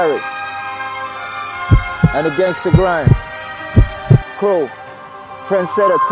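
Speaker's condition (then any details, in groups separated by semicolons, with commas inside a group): No condition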